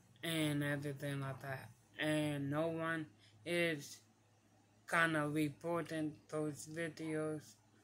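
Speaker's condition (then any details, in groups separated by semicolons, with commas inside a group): Mild cerebral palsy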